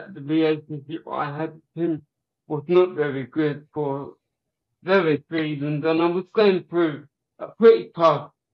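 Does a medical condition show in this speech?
Yes: cerebral palsy; from birth, legs only, multiple hamstring and foot surgeries.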